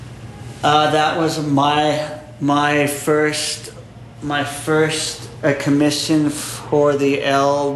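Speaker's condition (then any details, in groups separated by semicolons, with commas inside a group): Stuttering; once could not talk, withdrew from talking to people for a time; on mission fluent when teaching, other times stuttered repeatedly, couldn't put two words together; repeated words, blocks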